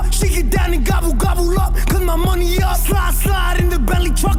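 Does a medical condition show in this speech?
No.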